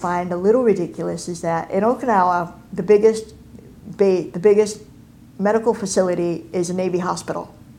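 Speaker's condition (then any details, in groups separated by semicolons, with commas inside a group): Cleft palate and cleft lip; congenital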